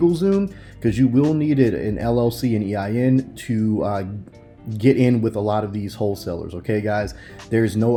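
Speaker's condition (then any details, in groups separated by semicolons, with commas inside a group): No condition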